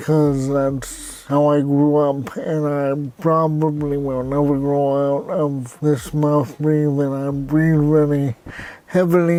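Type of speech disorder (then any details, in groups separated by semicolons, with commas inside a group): Dysarthria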